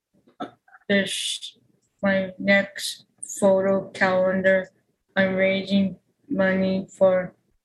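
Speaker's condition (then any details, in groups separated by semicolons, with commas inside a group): Aphasia; writing skills also declined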